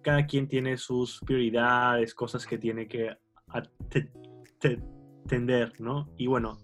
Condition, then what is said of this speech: Stuttering. Entonces yo seguí tartamudeando hasta las hasta que tuve unos ah, hasta que tuve nada, hasta los ocho, bueno, hasta hoy, ¿no?